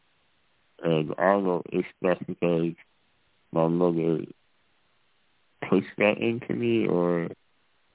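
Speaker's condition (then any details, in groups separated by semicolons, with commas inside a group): Muscular dystrophy; progressive muscle weakness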